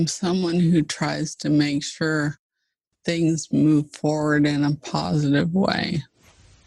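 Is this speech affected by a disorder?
Yes: ALS (Lou Gehrig's disease).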